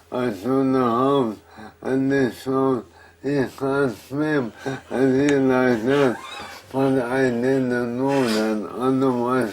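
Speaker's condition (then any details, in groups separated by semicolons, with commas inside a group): MND/ALS; poor speech at onset, slow speech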